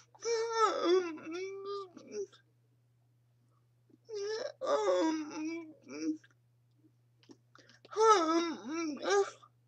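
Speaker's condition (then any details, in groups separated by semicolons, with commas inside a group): Cerebral palsy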